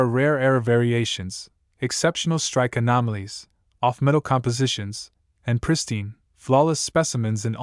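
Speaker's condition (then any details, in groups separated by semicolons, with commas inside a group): No condition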